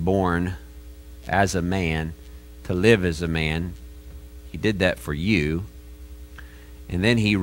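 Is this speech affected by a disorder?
No.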